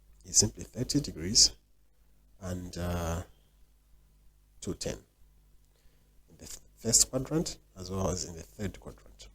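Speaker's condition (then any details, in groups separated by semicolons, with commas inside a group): No condition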